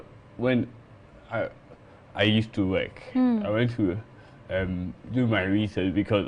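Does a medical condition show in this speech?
Yes: cerebral palsy.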